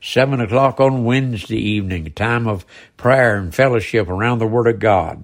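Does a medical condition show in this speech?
No.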